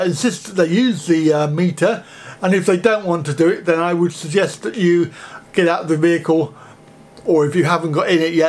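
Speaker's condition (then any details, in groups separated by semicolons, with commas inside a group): Cerebral palsy; back surgery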